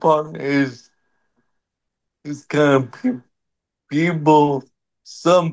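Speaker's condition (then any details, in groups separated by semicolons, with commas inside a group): Cerebral palsy; uses wheelchair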